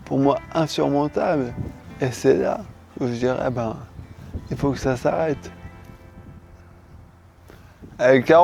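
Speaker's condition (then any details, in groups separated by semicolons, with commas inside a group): Charcot disease (ALS)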